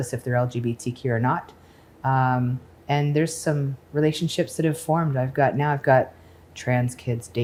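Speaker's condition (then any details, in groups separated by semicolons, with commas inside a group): No condition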